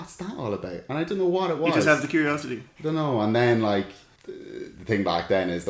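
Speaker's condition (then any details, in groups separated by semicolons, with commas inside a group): No condition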